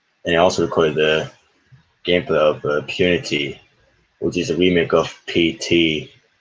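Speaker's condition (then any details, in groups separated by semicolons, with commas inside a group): No condition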